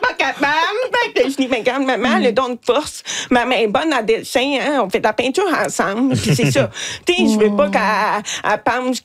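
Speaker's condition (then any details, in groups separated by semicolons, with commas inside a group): Hearing loss; hard of hearing; hard to tell who is speaking in groups, uses raised hands, writing, pointing; own singing described as not nice, linked to hearing loss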